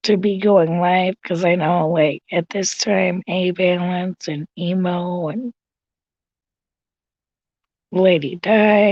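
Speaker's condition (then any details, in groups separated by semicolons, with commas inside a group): Cerebral palsy; visible disability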